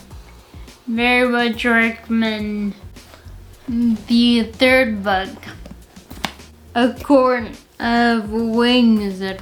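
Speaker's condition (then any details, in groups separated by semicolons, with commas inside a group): Friedreich's ataxia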